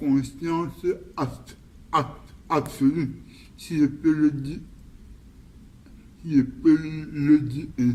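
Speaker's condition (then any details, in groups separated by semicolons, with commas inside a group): Cerebral palsy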